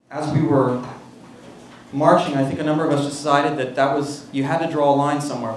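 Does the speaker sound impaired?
No.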